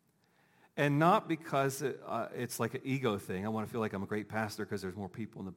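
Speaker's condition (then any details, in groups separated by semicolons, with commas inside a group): No condition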